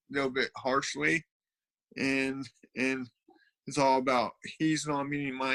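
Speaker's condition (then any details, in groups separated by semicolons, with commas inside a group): Cerebral palsy; from birth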